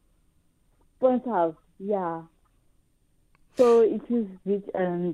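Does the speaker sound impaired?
Yes: cerebral palsy; cerebral palsy from birth, previously unable to swim, now swims and competes in adaptive surfing; surfs with helper pushing into wave, rides wave to end.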